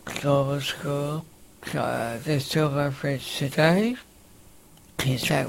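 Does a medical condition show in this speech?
Yes: facioscapulohumeral muscular dystrophy, facioscapulohumeral (FSHD); diagnosed about age 10, named facioscapulohumeral form in late 20s, early prognosis life to 14-19; uses respirator; respirator pump wheezing audible in recording.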